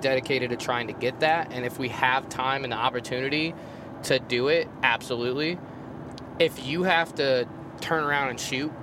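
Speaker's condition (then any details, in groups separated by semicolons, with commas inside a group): No condition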